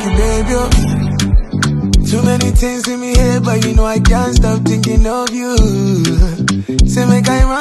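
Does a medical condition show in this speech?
No.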